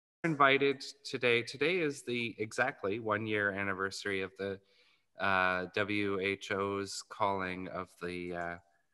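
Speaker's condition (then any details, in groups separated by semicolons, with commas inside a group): No condition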